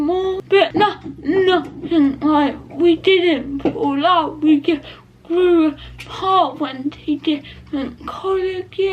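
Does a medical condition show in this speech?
Yes: cerebral palsy; not quadriplegic.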